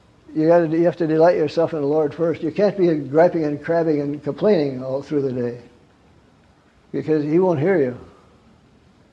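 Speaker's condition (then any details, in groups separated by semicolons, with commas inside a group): Parkinson's; wakes at night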